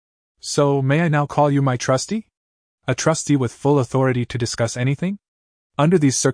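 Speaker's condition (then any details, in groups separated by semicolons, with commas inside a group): No condition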